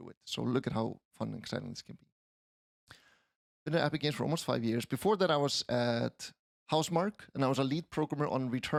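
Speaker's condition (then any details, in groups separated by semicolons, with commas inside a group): No condition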